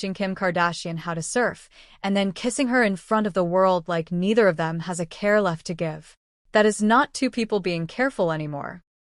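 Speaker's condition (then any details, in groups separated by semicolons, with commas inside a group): No condition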